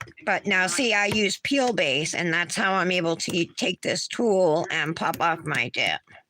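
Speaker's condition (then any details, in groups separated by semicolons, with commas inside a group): No condition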